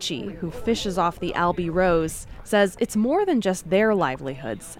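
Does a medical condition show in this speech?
No.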